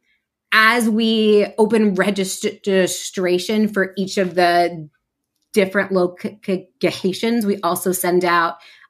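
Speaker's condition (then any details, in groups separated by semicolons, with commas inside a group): Stuttering; amount of stuttering, feeling stuck and physical tension fluctuate, stutters openly; repeated sounds, prolonged sounds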